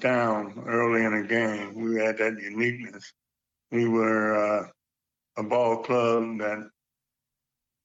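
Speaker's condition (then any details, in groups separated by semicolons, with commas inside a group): Parkinson's; age 70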